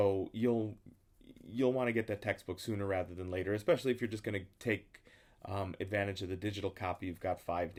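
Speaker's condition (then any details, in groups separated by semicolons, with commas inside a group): No condition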